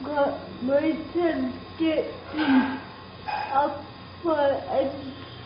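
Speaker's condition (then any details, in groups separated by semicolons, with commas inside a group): Cerebral palsy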